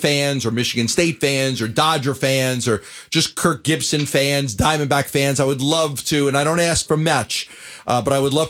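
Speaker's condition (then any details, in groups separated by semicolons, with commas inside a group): No condition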